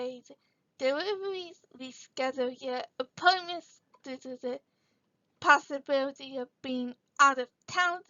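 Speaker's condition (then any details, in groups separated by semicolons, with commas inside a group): Cerebral palsy; sometimes a little hard to understand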